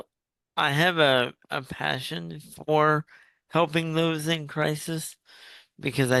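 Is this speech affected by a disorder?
Yes: cerebral palsy; uses wheelchair.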